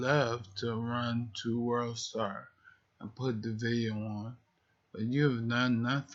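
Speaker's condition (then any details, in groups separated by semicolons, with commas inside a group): Multiple sclerosis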